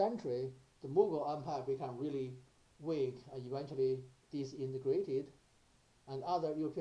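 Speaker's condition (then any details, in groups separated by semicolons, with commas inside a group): No condition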